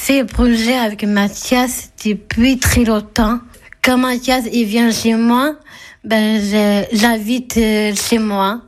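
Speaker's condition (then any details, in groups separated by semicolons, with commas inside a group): Down syndrome; trisomy 21, woman aged 28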